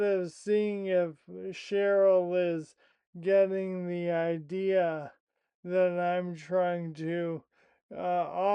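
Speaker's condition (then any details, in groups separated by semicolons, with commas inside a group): Primary lateral sclerosis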